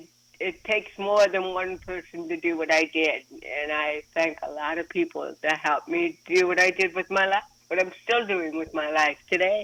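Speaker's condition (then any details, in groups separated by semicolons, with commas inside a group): Cerebral palsy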